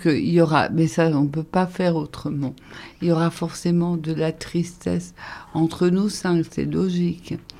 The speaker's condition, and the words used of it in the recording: ALS (motor neuron disease). Je me rends compte que mon souffle, ma respiration me joue vraiment des tours.